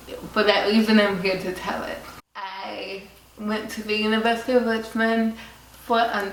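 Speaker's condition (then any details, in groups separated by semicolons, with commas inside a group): Cerebral palsy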